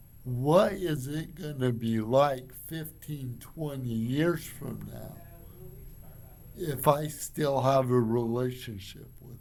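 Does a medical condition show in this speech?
Yes: cerebral palsy; from birth.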